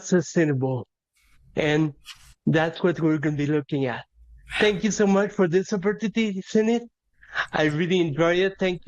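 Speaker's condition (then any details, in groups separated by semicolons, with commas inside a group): Cerebral palsy; present from birth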